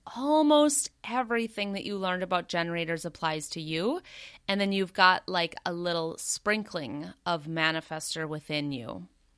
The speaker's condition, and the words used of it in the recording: None; typical speech.